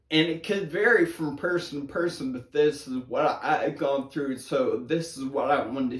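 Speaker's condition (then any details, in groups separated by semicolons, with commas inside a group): Brain injury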